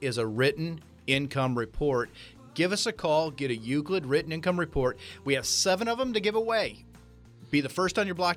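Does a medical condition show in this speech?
No.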